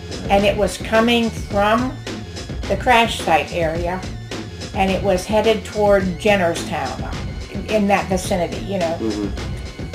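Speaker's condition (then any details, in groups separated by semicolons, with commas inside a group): No condition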